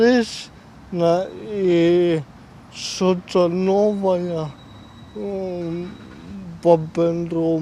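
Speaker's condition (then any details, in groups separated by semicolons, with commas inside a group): Cerebral palsy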